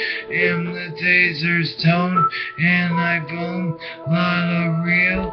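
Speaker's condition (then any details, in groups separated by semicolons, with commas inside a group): Brain injury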